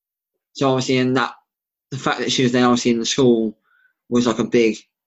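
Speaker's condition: Bilateral cleft lip and palate; congenital, severe

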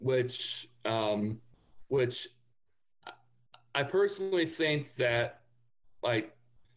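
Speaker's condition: Stutter; past speech therapy; not currently in speech therapy; stutters most on own name, noticeable right away to new people; repeated words, blocks

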